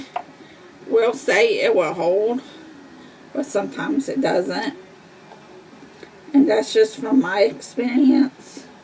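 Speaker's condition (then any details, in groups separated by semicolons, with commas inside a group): Cerebral palsy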